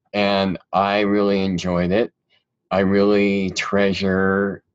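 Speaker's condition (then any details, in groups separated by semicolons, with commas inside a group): Cleft palate; present since childhood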